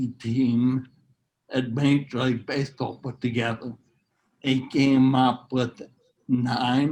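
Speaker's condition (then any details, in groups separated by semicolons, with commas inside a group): Neurological disease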